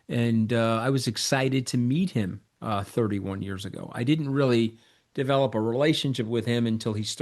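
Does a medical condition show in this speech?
No.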